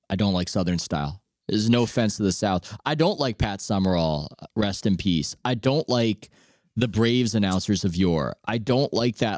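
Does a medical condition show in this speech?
No.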